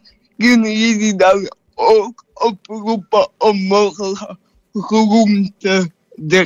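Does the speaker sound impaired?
Yes: cerebral palsy; neurological condition, brain injury acquired around birth.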